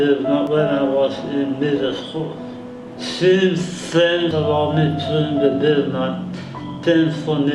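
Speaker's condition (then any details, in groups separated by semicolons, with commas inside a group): Oral cancer; survivor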